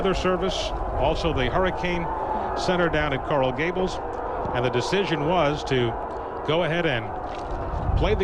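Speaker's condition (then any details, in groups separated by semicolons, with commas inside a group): No condition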